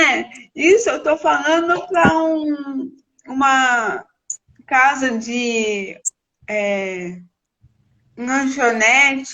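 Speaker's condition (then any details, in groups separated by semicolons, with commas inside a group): Cerebral palsy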